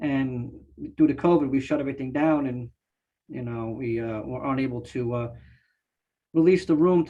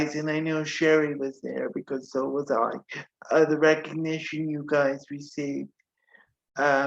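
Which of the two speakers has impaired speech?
The second: cerebral palsy.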